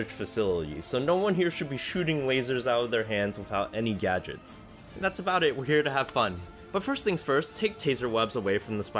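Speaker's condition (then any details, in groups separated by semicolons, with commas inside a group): No condition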